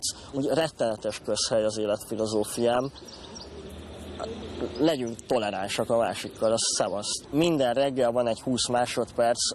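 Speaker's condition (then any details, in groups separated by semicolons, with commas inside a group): Cleft lip and palate; congenital cleft lip with cleft palate, small palatal cleft, 27-30 operations mostly plastic surgery; mouth and voice noticed as odd by other children in childhood, liquids leaked through nose in infancy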